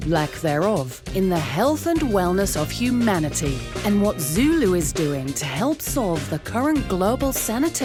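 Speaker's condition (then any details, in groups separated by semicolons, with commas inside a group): No condition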